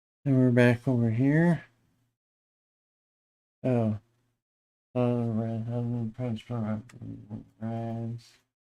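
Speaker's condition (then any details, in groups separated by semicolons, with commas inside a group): Parkinson's disease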